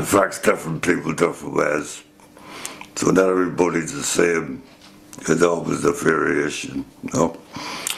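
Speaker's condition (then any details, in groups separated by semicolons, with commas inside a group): Dystonia affecting the jaw; intermittent jaw tightness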